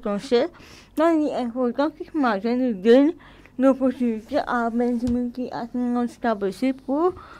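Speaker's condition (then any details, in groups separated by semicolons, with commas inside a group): Cerebral palsy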